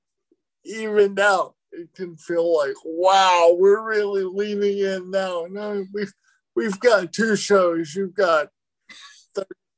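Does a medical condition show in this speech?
Yes: cerebral palsy.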